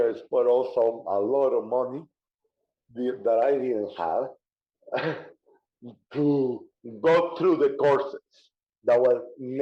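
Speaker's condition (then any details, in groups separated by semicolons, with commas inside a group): Cerebral palsy; diagnosed in childhood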